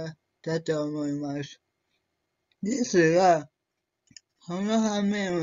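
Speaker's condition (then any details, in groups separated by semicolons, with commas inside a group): Cerebral palsy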